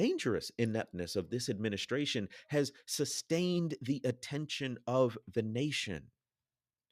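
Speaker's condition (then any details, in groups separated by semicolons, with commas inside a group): No condition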